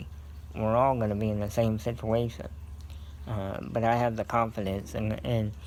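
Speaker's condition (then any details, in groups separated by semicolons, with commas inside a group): Cerebral palsy; scoliosis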